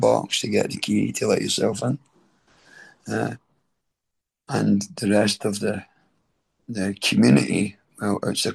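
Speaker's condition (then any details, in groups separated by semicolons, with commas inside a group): Throat cancer treatment effects, stage 4 throat cancer; tracheostomy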